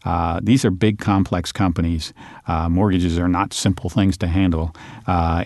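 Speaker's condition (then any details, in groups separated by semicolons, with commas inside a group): No condition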